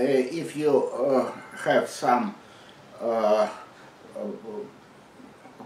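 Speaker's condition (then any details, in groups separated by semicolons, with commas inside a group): No condition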